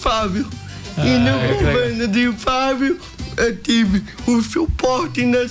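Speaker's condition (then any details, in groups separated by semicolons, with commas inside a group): Cerebral palsy; present from birth, predicted at birth to be vegetative, never to walk or talk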